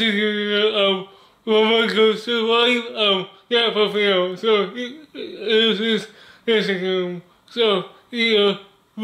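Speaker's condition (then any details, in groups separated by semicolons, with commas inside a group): Cerebral palsy; body affected; speech disability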